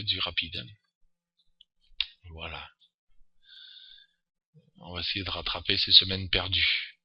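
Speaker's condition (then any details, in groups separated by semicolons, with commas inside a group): No condition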